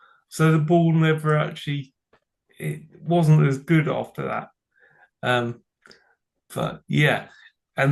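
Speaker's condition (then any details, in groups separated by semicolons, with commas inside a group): Cerebral palsy; from birth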